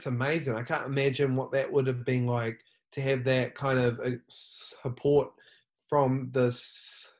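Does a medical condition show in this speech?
Yes: stuttering; stutter since childhood, hid it and talked around words as child, many therapies without success; no longer hiding stutter, not trying to be fluent, accepted through SAY organization camps; stutter varies unpredictably, worse around parents, stutters more when relaxed; here repeated sounds, prolonged sounds.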